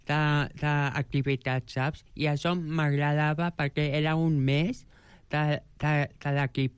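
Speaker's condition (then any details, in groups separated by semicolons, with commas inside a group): Joubert syndrome; present from birth; age 29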